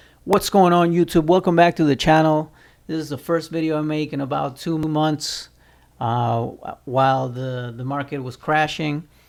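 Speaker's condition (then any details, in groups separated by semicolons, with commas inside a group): No condition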